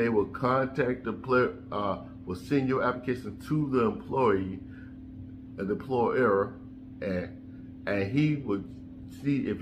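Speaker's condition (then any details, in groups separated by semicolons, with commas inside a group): No condition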